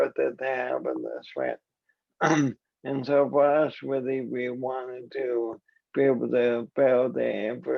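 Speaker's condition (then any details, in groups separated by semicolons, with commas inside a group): ALS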